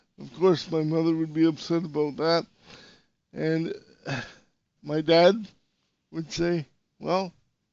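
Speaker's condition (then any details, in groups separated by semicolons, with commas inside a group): Cerebral palsy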